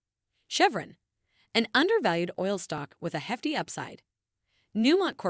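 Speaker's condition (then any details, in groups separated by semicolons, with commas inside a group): No condition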